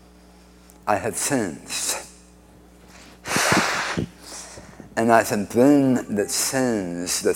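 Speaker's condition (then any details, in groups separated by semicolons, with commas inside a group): Speech impediment after cancer surgery; antibody drug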